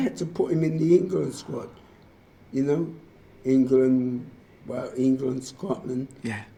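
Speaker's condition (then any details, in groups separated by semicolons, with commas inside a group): Motor neurone disease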